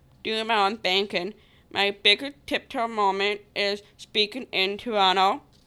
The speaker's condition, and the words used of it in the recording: Down syndrome. Eventually, I get the courage to try again and speak more clearer and louder so I'm understood when I'm asking.